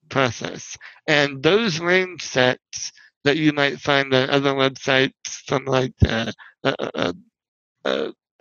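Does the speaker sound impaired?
Yes: spinal muscular atrophy; wheelchair user, paralyzed from neck down with intact sensation, needs helper for all physical tasks.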